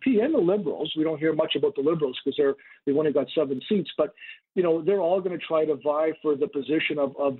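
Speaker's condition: No condition

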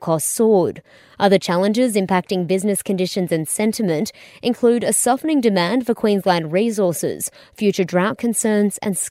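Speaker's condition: No condition

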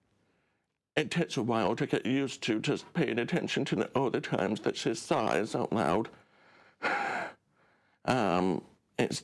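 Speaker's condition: Deaf; relies on subtitles rather than audio

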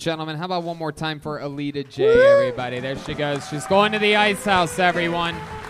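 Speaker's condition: No condition

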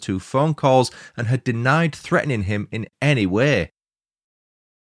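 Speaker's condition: No condition

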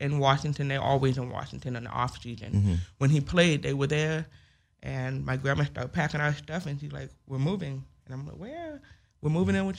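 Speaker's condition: Hearing loss with speech impediment; congenital hearing loss, 70% deaf one ear, 30% other, grandmother had hearing problems, diagnosed end of first grade; only comfortable speaking within last year or so

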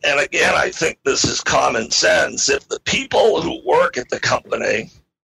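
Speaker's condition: Spasmodic dysphonia; recovered a good bit since onset

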